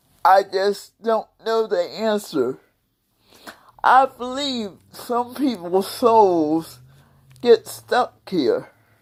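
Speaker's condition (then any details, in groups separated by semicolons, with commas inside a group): Cerebral palsy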